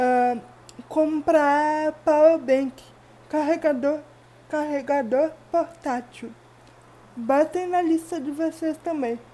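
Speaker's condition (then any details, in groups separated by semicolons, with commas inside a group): Cerebral palsy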